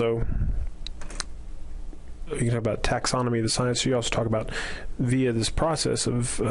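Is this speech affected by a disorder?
No.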